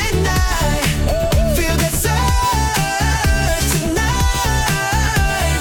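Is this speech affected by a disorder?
No.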